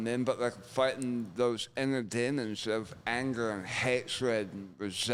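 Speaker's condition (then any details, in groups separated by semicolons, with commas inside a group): Gunshot injury to chin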